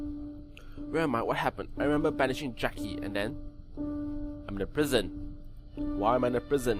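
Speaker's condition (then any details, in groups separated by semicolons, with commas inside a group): No condition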